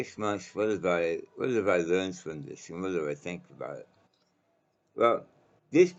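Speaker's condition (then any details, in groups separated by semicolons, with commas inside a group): Mouth cancer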